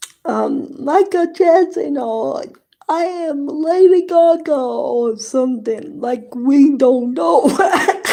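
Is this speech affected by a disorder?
Yes: cerebral palsy; present from birth.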